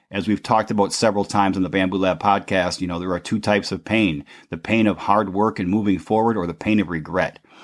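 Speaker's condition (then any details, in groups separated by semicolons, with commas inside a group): No condition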